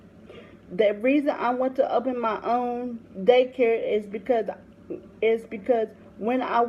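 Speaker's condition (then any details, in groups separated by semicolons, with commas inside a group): Cerebral palsy; electric wheelchair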